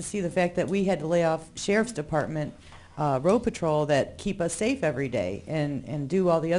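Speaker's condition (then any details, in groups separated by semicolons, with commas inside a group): No condition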